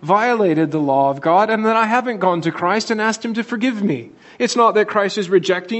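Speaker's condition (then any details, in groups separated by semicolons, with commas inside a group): No condition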